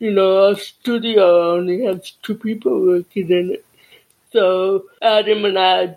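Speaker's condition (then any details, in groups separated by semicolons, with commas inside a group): Deafness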